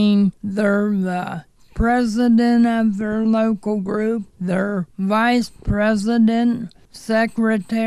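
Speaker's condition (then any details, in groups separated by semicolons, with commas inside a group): Cerebral palsy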